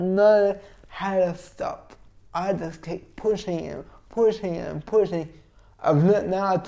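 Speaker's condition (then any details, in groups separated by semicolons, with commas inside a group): Cerebral palsy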